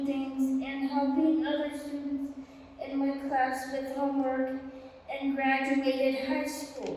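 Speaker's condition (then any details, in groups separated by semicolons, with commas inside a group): Spastic quadriplegic cerebral palsy; spastic quadriplegic, all limbs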